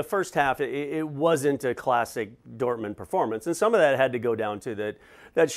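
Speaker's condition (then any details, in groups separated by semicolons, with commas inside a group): No condition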